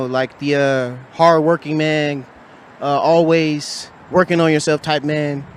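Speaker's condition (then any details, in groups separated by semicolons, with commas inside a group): No condition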